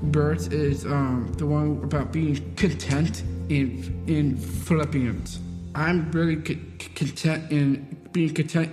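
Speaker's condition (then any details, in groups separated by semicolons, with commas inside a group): Down syndrome; congenital, extra chromosome, diagnosed before birth, physical and occupational therapy from 2 months old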